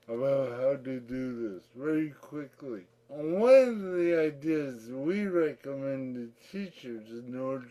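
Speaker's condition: Cerebral palsy; childhood-onset

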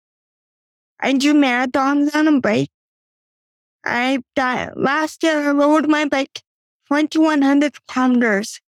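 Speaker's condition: Cerebral palsy; walks with walker

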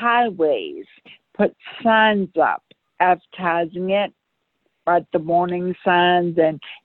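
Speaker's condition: Brain aneurysm rupture; not even four years since rupture, still learning to walk, swerves from balance issues

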